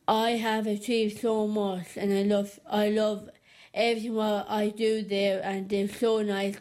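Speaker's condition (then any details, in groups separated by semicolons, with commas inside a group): Down syndrome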